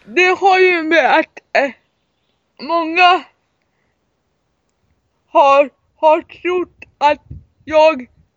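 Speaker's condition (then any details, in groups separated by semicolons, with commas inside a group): Cerebral palsy, severe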